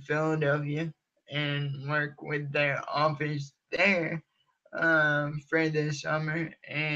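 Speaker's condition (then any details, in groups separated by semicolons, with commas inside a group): Cerebral palsy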